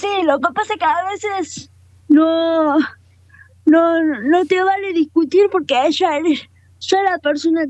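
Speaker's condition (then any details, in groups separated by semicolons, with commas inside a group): Cerebral palsy, quadriparesis; wheelchair user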